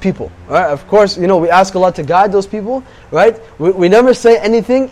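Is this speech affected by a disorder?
No.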